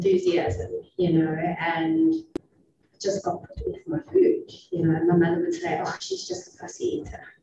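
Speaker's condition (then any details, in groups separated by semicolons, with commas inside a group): No condition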